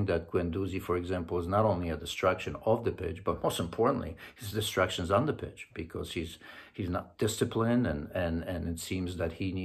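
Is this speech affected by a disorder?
No.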